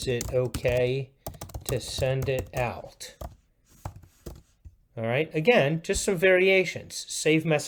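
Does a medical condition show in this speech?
No.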